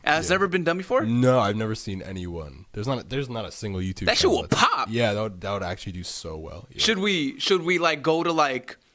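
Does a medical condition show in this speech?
No.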